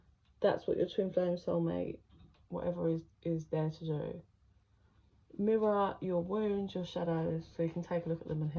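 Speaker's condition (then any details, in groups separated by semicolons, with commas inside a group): No condition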